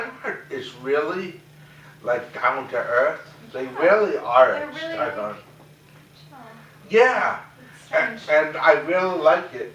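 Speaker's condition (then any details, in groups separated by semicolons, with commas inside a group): Cerebral palsy; very mild form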